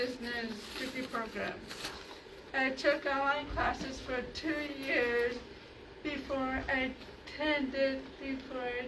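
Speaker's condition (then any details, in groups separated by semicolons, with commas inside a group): Cerebral palsy; physical disability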